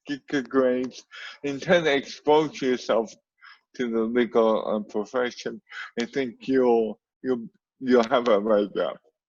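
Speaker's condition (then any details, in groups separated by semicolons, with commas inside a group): Cerebral palsy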